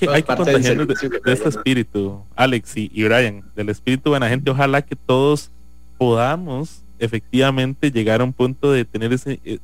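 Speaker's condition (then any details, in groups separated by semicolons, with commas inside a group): No condition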